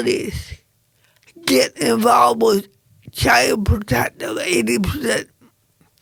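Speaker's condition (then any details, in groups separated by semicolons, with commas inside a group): Cerebral palsy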